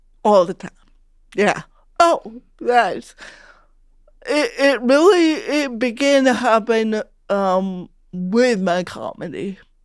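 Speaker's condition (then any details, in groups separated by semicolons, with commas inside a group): Cerebral palsy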